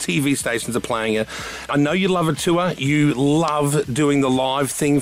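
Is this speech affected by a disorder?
No.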